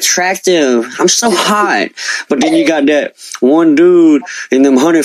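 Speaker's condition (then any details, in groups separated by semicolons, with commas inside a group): Cleft lip and palate; present from birth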